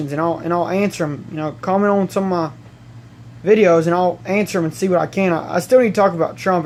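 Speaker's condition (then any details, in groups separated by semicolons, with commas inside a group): No condition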